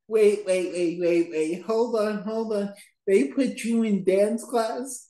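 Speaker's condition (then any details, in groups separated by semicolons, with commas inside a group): Cerebral palsy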